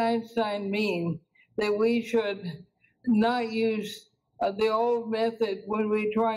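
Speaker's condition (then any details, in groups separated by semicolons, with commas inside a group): ALS; recently diagnosed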